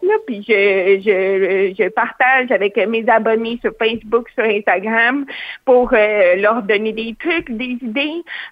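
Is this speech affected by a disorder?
Yes: hearing loss, cochlear implant; hard of hearing, cochlear implant surgery at age four; uses interpreters and special education support, relies on lip reading, masks hinder understanding.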